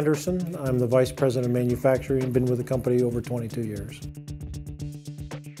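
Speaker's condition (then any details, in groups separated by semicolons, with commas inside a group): No condition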